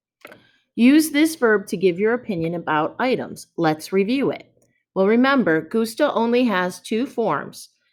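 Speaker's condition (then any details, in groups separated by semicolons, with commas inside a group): No condition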